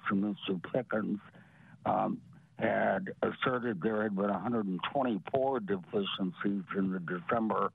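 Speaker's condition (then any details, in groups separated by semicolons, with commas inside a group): Parotid gland removal; parotid salivary gland removed; difficulty speaking at this recording, recurring, attributed to parotid gland removal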